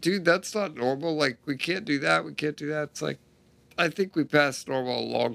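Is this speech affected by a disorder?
Yes: Duchenne muscular dystrophy; wheelchair since age 12.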